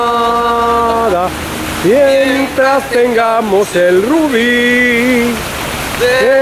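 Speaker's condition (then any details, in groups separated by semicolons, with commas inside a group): No condition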